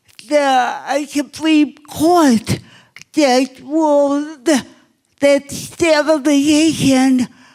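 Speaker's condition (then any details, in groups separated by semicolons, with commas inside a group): Cerebral palsy; obvious speech impairment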